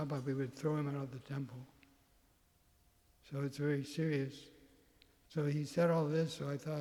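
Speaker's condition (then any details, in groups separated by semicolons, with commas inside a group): Parkinson's; tremor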